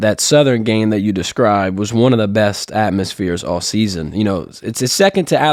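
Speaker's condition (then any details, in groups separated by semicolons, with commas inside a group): No condition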